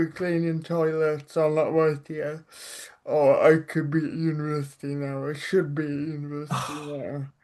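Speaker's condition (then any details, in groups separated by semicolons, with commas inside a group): Cerebral palsy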